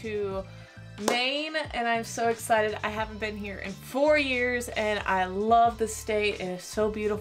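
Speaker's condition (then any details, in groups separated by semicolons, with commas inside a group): No condition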